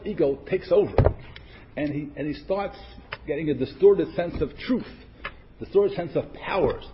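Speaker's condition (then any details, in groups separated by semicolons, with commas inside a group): No condition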